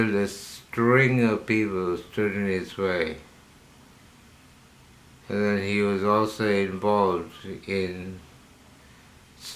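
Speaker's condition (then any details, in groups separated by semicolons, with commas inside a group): Parkinsonism; attributed to psychiatric drugs; hypersalivation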